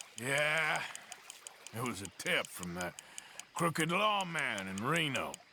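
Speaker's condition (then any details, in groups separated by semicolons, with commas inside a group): No condition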